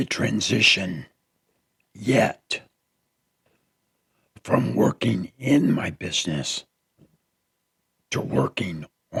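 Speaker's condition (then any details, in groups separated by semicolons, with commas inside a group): Throat cancer; tracheostomy tube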